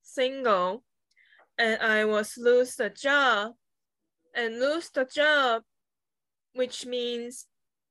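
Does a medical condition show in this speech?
Yes: aphasia; with coma mentioned.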